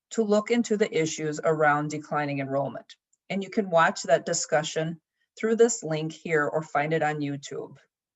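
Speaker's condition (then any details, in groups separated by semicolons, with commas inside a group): No condition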